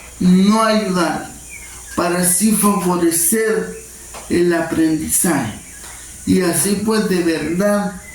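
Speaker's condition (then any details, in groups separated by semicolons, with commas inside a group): Cerebral palsy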